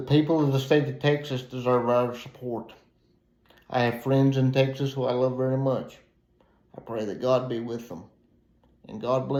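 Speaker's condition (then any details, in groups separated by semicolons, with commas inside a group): Cerebral palsy; reports speaking clearly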